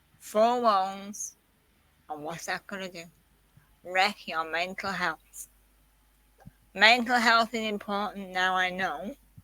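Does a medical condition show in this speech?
Yes: quadriplegic cerebral palsy.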